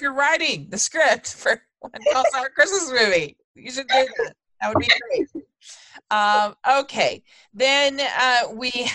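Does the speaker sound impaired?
No.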